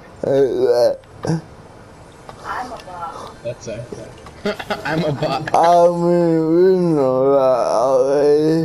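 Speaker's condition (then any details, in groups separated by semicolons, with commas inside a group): Cerebral palsy; one hand affected; atypical speech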